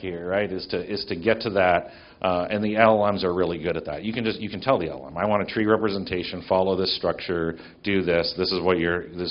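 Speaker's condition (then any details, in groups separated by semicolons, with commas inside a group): No condition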